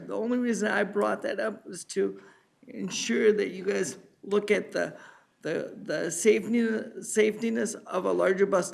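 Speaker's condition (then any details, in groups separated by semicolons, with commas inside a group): Cerebral palsy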